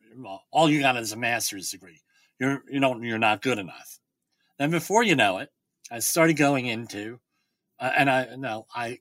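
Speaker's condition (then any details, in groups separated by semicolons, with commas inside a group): Bilateral cleft lip and palate; bilateral cleft lip and cleft palate from birth; unintelligible in childhood, about nine years of speech therapy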